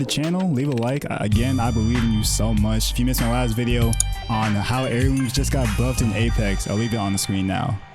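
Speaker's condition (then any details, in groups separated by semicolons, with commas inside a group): No condition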